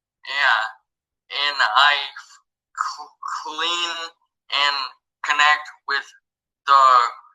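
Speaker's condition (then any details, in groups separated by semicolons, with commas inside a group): Traumatic brain injury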